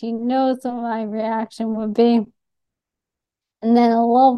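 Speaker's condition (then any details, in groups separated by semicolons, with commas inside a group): ALS; speech affected by ALS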